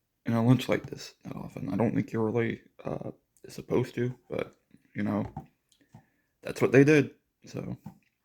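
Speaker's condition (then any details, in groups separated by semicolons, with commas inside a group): No condition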